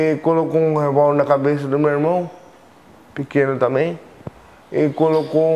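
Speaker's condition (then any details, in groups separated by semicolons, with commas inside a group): Cerebral palsy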